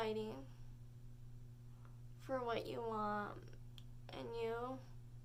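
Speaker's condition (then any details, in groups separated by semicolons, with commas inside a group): Cerebral palsy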